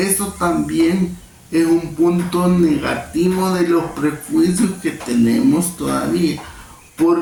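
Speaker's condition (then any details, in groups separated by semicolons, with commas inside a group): Cerebral palsy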